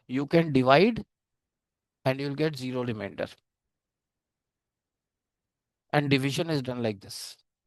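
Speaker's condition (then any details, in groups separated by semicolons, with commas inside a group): No condition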